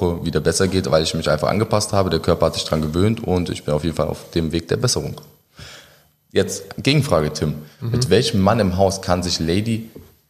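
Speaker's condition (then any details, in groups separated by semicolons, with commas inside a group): No condition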